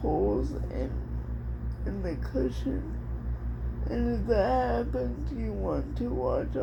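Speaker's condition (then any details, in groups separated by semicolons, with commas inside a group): Cerebral palsy; dystonia in hands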